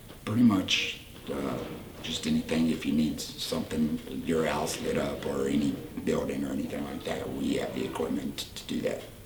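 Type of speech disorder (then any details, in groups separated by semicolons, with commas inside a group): Speech with a voice prosthesis; total laryngectomy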